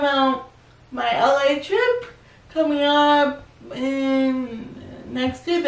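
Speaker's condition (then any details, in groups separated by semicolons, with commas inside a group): Cerebral palsy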